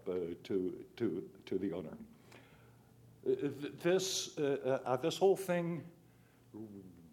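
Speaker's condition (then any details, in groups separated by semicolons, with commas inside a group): Stuttering; stutter since age 5, now aged 74, about 69 years; stutters while speaking at county council meeting, asks listeners' forgiveness; repeated words, prolonged sounds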